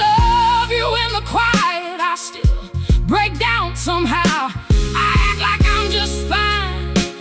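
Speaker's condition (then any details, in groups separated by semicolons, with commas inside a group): No condition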